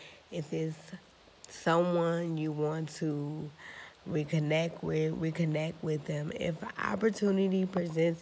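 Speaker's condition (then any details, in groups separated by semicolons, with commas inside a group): Cerebral palsy, spastic; now talking and breathing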